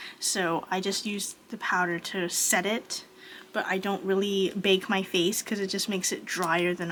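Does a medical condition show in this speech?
No.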